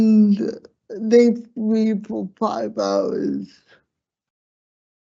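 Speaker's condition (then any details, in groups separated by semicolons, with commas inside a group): Slurred speech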